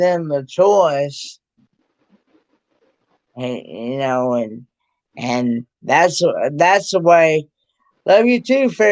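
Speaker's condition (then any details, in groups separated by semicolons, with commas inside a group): Cerebral palsy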